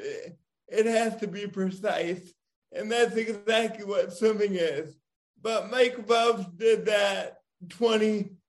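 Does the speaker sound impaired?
Yes: cerebral palsy; diagnosed as firstborn child.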